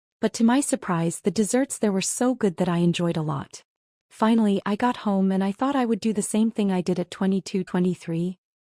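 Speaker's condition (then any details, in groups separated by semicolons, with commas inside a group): No condition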